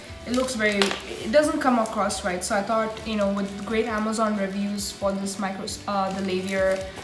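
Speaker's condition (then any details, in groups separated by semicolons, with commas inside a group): No condition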